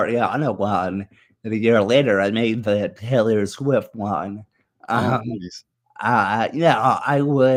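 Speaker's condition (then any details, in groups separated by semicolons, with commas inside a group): Muscular dystrophy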